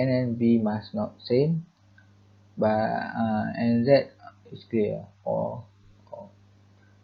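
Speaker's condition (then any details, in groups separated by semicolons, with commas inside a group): No condition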